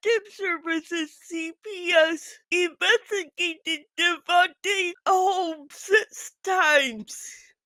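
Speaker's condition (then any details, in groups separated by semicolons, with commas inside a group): Physical speech impairment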